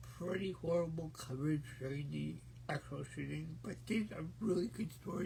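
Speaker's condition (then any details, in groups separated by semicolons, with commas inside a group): Cerebral palsy; present since birth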